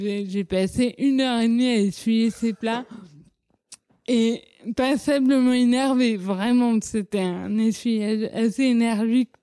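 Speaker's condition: Cerebral palsy; childhood speech

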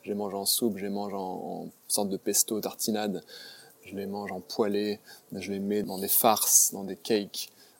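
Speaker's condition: No condition

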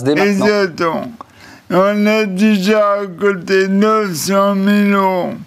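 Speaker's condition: ALS (Charcot disease); diagnosed a little over two years ago; muscles atrophying, lungs no longer working, travel difficult, cognition intact; speech deformed, may sound idiotic, content clear in own mind

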